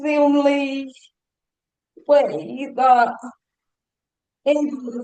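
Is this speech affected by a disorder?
Yes: cerebral palsy.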